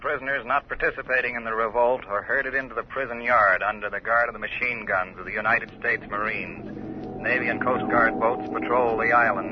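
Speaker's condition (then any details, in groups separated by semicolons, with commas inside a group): No condition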